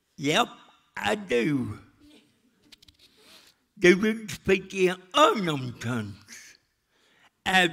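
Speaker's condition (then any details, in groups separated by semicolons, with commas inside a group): Cerebral palsy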